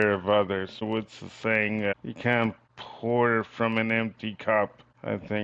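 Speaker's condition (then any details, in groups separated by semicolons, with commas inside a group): Cerebral palsy; from birth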